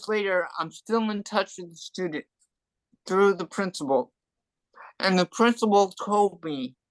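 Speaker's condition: Cerebral palsy and hearing loss; adult

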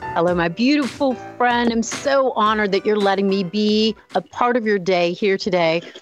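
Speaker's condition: No condition

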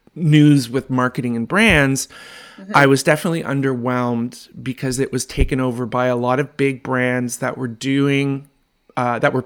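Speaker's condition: No condition

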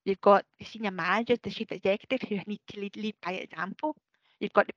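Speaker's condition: Deafness; hearing impairment sometimes affects speech, sometimes talks too fast, unsure how loud or quiet

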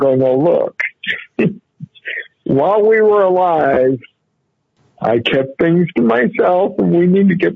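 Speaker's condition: Cerebral palsy; constant staggering walk

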